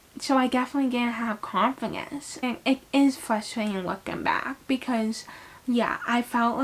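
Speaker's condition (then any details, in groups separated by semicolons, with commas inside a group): Cerebral palsy; right hemiplegia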